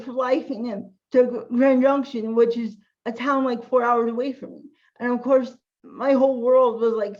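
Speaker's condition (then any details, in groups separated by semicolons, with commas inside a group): Cerebral palsy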